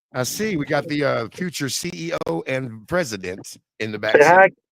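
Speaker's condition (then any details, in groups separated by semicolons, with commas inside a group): No condition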